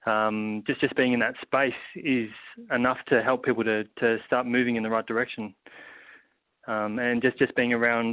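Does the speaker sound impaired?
No.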